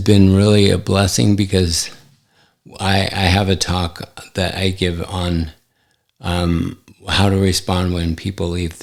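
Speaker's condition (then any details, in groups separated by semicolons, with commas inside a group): ALS; affects hand function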